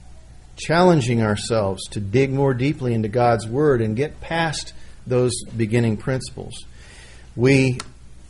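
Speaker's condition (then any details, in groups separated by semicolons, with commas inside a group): No condition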